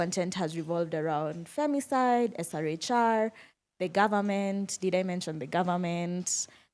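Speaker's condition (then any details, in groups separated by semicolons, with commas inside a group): No condition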